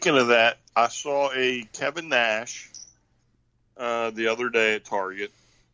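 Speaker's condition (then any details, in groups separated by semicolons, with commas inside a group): No condition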